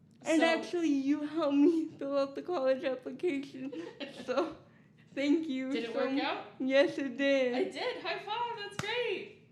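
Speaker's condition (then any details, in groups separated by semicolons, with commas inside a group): Cerebral palsy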